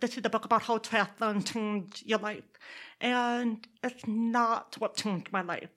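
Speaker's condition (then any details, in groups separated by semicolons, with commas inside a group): Deafness; reads lips, interview questions read to her in person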